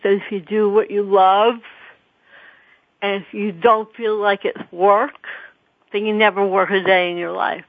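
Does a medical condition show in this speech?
Yes: cerebral palsy.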